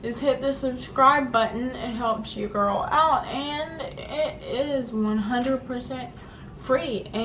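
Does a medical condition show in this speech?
Yes: cerebral palsy; diagnosed in infancy.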